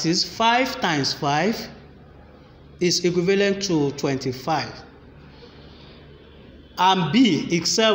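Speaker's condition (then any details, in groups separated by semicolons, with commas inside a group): No condition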